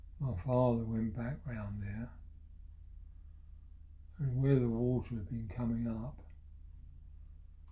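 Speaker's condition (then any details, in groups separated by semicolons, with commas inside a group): Parkinson's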